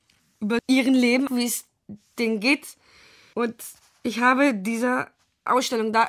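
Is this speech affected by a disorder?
Yes: Down syndrome; present from birth, wears pacemaker, limits sport and rides; adult, age 20, cannot understand all difficult-language texts, needs easy-language translator; cannot speak freely very well, read prepared question aloud at wahlkampfarena.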